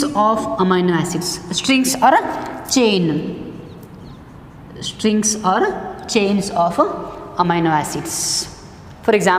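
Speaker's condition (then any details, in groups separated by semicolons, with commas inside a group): No condition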